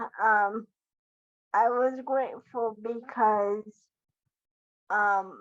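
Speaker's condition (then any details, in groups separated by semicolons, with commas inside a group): Cerebral palsy quadriplegia; quadriplegic form, most severe type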